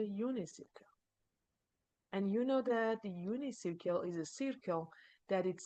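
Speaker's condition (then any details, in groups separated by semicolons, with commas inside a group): No condition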